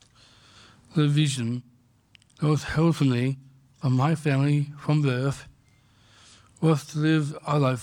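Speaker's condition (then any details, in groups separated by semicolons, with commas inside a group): Down syndrome; congenital, diagnosed at birth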